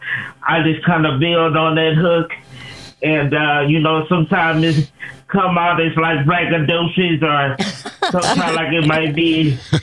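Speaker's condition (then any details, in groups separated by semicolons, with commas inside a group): Cerebral palsy; since birth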